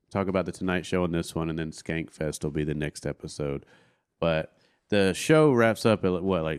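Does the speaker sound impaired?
No.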